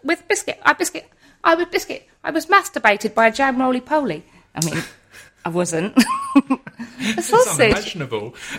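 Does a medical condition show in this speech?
Yes: Tourette's; vocal and motor tics, wheelchair user, tics vary unpredictably, worsen with heightened emotion; tics quite noticeable, frequent vocal tics throughout conversation; sausage, hedgehog, cats, beans, swearing and random phrases interrupting speech.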